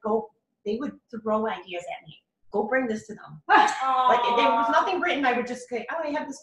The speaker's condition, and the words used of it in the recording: None; typical speech.